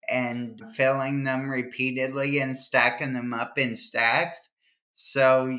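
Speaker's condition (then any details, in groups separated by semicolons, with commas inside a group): Cerebral palsy; from birth, brain injury from oxygen loss at fast birth, trouble remembering multiple tasks, hand movement and writing difficulty; plant work at MacArthur's nursery as therapy for hand movements and writing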